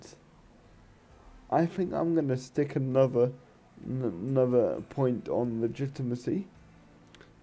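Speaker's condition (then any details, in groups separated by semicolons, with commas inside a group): Cerebral palsy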